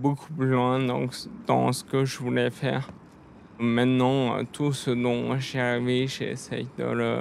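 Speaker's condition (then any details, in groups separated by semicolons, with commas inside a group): Multiple sclerosis; diagnosed in late teens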